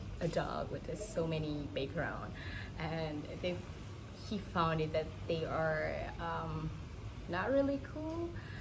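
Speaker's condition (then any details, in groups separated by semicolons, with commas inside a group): No condition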